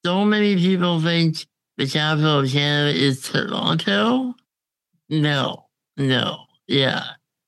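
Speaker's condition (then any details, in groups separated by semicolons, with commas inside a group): Congenital muscular dystrophy; uses ventilator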